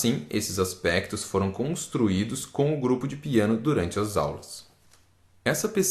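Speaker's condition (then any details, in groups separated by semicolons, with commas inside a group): No condition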